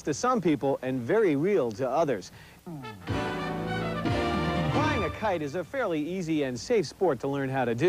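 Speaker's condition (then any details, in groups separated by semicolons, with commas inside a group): No condition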